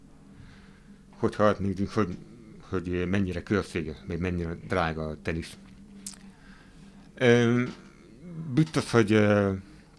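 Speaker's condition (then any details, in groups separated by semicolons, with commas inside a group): Hearing impairment; hard of hearing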